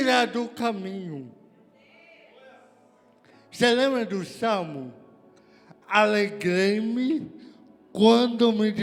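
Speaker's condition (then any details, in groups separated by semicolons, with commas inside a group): Cerebral palsy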